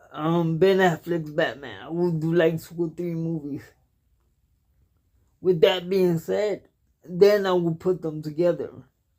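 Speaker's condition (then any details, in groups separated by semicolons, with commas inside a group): Cerebral palsy; cannot walk, uses wheelchair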